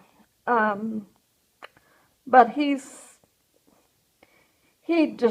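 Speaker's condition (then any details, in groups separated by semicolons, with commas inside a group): Cerebral palsy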